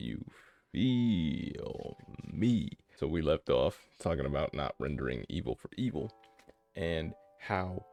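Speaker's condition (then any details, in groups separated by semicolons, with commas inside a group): No condition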